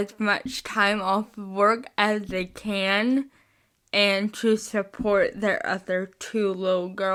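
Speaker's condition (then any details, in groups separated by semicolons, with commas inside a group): Spastic cerebral palsy, mixed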